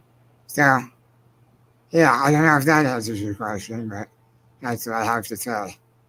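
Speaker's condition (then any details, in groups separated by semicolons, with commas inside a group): Spinal muscular atrophy; progressive, wheelchair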